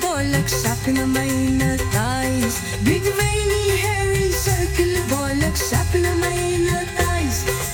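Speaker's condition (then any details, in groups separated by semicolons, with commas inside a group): No condition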